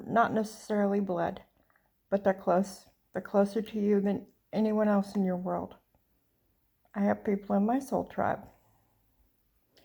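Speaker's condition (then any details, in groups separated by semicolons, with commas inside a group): Cerebral palsy; speech noticeably atypical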